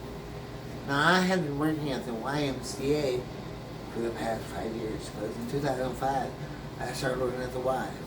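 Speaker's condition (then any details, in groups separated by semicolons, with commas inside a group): Brain injury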